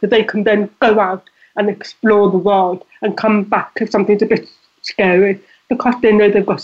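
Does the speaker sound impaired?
Yes: deafness; deafness audible in voice.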